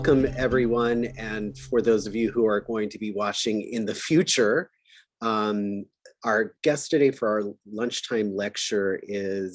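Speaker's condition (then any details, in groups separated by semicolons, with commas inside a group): No condition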